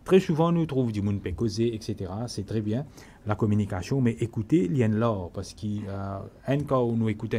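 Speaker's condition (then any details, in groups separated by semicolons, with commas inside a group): No condition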